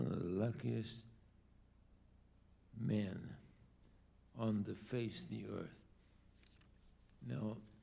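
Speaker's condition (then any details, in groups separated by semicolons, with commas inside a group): ALS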